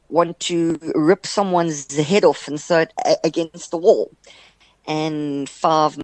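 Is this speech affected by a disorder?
Yes: stutter; stutter developed in childhood with onset of depression, caused by depression, quite bad; lessened after medical and social transition with hormone replacement therapy from age 37; quite a bad stutter earlier, now almost not noticeable; here prolonged sounds.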